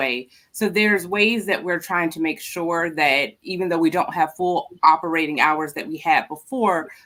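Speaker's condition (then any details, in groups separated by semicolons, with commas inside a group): No condition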